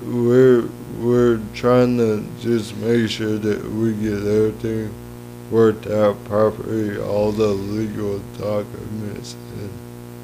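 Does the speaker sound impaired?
Yes: cerebral palsy; lifelong.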